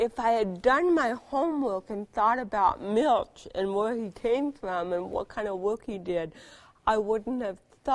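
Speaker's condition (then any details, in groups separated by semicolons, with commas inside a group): Cerebral palsy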